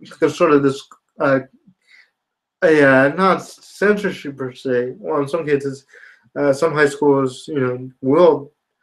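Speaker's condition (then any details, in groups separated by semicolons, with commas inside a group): Spastic quadriplegia cerebral palsy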